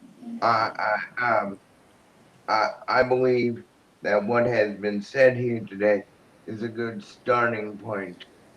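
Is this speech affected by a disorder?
Yes: cerebral palsy.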